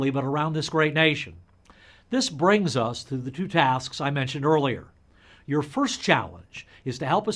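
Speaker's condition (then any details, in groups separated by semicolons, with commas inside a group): No condition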